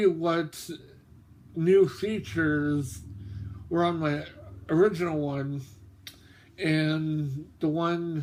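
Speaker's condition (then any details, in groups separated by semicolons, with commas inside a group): Mobius syndrome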